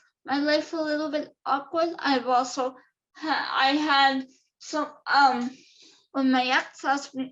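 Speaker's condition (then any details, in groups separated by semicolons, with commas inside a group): Cerebral palsy; cerebral palsy, uses patient lift for transfers; audible breath support sounds, may resemble crying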